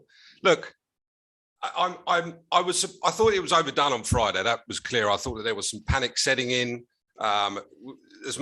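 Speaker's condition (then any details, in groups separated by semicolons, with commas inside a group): No condition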